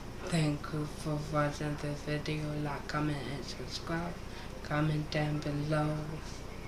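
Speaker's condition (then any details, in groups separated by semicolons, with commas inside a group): Mild cerebral palsy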